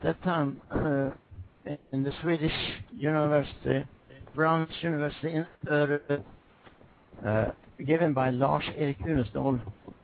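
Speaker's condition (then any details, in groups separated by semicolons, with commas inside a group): Parkinson's disease; about 1,100 mg daily, self-adjusted, down ~10% over 6 years, tremor early in interview, breathing calms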